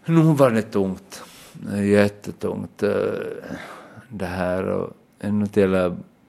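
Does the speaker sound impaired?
Yes: aphasia after brain injury; hit by car at age seven, no diagnosis given, right hand difficulty, memory gaps; taken to Malmska Sjukhuset, later tested in Vasa, past seizures treated with medication, now off medication; word-finding difficulty, circumlocution, could not speak at first after injury.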